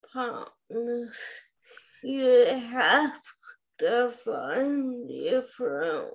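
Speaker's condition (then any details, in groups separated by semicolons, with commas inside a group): Spastic quadriplegic cerebral palsy; listeners may need to listen closely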